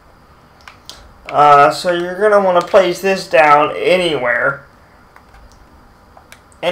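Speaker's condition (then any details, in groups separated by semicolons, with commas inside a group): Cerebral palsy, mild; speech sometimes affected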